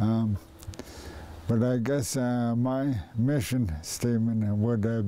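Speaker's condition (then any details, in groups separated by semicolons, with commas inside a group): Primary lateral sclerosis; first diagnosed ALS, revised to PLS, slow progression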